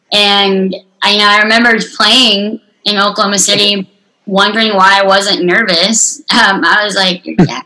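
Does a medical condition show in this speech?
Yes: unilateral cleft lip and palate, severe; later stroke affected speaking, speech recovered faster than reading and writing, therapy in San Antonio.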